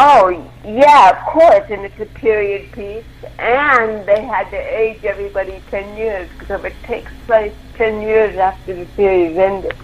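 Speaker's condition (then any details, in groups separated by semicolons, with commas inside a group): Cerebral palsy; involuntary movements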